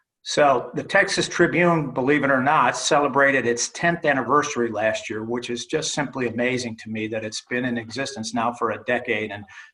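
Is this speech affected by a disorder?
No.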